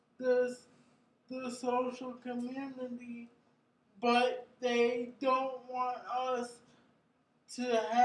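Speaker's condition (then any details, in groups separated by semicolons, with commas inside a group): Cerebral palsy; brain injury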